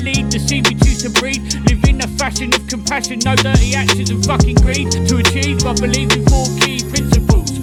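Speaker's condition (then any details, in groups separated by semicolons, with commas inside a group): No condition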